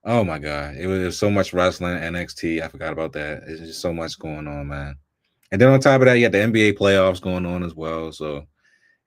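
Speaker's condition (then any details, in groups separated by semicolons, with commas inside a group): No condition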